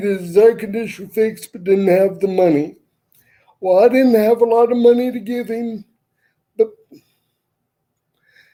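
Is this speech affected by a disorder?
Yes: cerebral palsy; wheelchair user.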